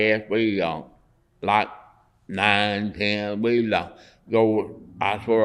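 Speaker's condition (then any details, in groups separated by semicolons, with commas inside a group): Parkinson's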